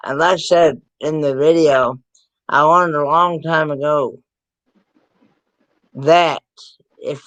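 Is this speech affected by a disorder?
Yes: cerebral palsy; present since birth.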